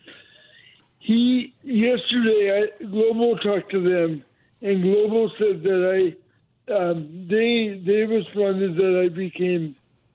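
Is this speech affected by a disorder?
Yes: cerebral palsy; speech impediment, voice more heightened when tense or nervous, may be heard as aggressive.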